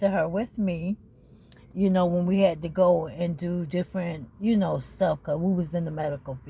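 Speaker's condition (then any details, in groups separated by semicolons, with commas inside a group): ALS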